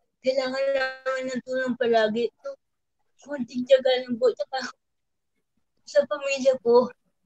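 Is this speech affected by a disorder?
Yes: cerebral palsy.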